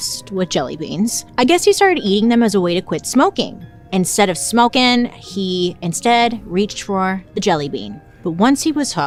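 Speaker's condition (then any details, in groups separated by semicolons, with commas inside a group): No condition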